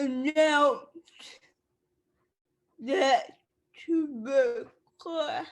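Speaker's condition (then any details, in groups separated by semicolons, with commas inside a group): Cerebral palsy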